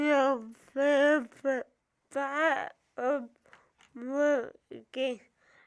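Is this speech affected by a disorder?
Yes: cerebral palsy; from birth.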